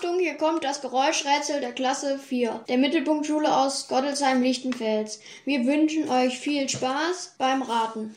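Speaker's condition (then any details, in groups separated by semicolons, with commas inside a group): No condition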